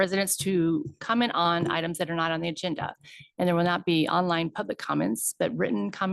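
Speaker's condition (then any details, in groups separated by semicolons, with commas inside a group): No condition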